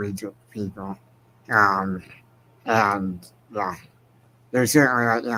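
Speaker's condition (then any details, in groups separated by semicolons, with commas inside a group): Spinal muscular atrophy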